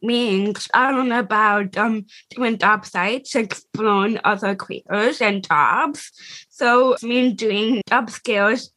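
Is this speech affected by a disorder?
Yes: Down syndrome; trisomy 21 from birth, congenital heart defect, heart surgery in infancy; past speech therapy to help talking and slow speaking; works hard to speak slowly and clearly, speaking not easy.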